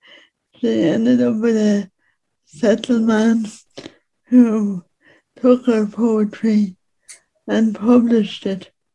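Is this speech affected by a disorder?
Yes: speech impediment; finds writing easier than speaking.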